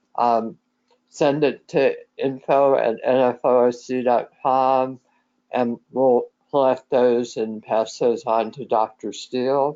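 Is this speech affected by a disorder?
Yes: head and neck cancer.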